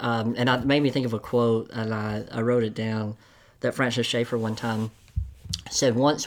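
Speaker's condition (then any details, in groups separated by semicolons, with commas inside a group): Cleft lip and palate; congenital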